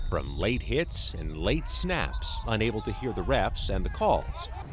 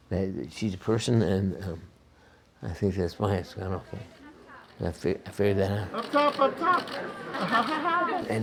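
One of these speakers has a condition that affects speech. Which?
The second: Parkinson's disease; over 30 years since onset.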